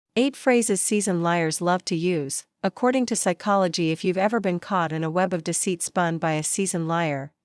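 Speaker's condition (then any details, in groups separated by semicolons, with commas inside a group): No condition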